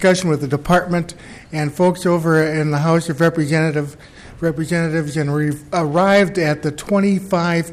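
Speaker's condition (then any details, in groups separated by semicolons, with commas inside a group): No condition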